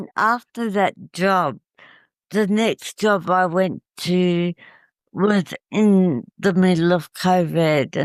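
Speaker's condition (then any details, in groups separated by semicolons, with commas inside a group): Cerebral palsy; uses wheelchair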